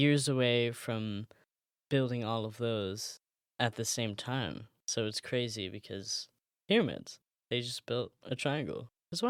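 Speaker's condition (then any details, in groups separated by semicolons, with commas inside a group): No condition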